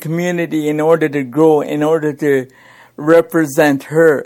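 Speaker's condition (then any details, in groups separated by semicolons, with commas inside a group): Cerebral palsy; present from birth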